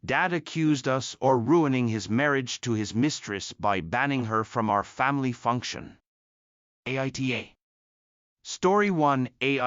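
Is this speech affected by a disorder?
No.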